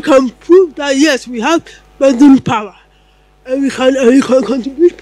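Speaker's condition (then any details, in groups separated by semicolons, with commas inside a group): Cerebral palsy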